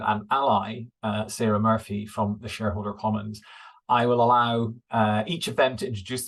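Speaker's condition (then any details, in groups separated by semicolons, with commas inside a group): No condition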